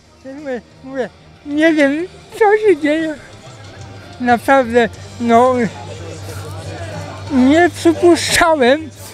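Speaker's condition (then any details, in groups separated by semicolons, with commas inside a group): Cerebral palsy; childhood onset, limited movement, uses three-wheeled trike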